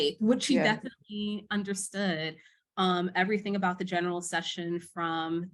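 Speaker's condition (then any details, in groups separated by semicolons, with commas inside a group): No condition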